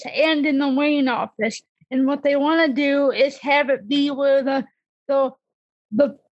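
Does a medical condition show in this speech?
Yes: cerebral palsy; disability since childhood.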